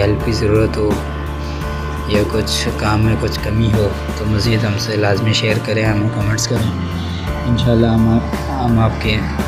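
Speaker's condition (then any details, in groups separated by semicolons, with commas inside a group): No condition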